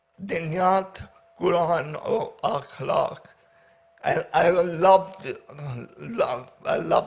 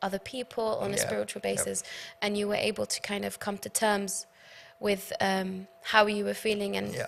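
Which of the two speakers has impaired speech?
The first: paraplegia with essential tremor; chronic, with essential tremor; about 20 years since diagnosis, progressed beyond walking aid.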